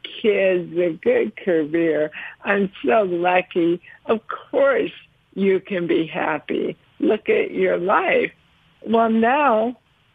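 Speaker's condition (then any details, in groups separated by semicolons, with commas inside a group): ALS; ALS diagnosed at 47, early sign running into walls, no use of hands, arms, legs; tongue affected, speaks more slowly than before, worried about voice, held up over 15 minutes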